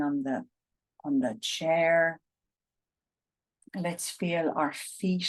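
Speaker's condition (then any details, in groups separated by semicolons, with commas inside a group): No condition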